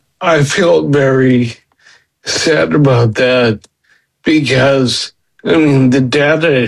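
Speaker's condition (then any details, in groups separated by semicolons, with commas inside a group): Friedreich's ataxia; diagnosed at 19, early drunk-like balance and gait problems, wheelchair about 25 years, slowed motor skills; 28 years since diagnosis, Skyclarys three daily pills slowing progression, uncontrolled eye movements stopped; speech and swallowing improved on Skyclarys, more confidence speaking, asked less often to repeat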